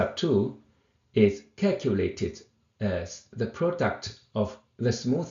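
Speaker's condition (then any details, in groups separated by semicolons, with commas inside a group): No condition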